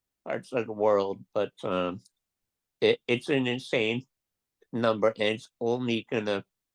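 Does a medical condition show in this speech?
Yes: Duchenne muscular dystrophy.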